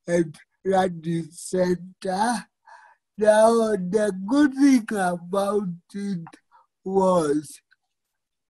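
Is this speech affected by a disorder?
Yes: cerebral palsy; fine motor skill challenges.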